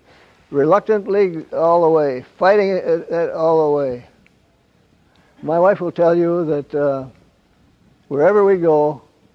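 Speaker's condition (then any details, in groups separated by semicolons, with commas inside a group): Parkinson's; wakes at night, gets up around 3 am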